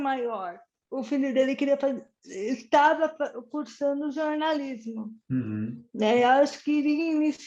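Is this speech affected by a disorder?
Yes: cerebral palsy.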